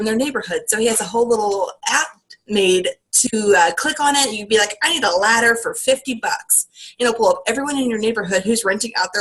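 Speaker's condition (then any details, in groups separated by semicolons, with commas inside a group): No condition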